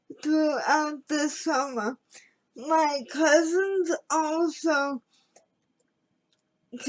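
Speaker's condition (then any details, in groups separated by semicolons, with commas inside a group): Cerebral palsy; spastic quadriplegic, underdeveloped central nervous system, born 3 months premature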